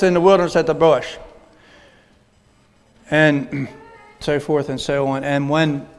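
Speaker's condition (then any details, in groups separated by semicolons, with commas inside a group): No condition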